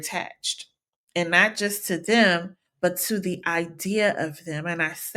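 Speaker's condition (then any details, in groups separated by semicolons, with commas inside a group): No condition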